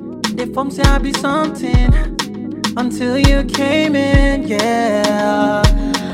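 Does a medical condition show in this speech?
No.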